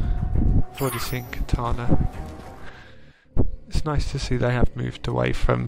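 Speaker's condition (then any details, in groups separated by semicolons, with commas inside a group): No condition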